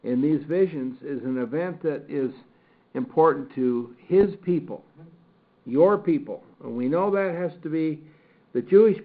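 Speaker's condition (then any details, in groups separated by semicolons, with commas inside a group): No condition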